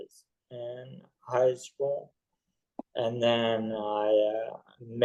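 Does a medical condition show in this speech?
Yes: ALS.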